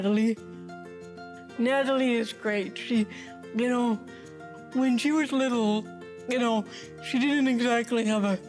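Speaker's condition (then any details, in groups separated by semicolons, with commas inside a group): Cerebral palsy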